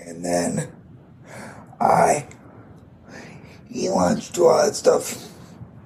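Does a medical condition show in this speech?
Yes: cerebral palsy; physical disability; voice audibly affected.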